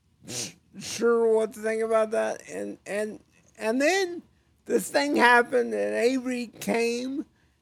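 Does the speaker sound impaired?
Yes: cerebral palsy; types with one finger.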